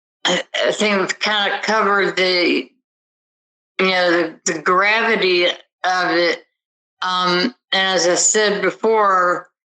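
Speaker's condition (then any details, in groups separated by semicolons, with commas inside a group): Tardive dyskinesia; about 10 years since onset, on neurologist medication; stuttering, visible tongue movements, eating affected, swallowing mostly unaffected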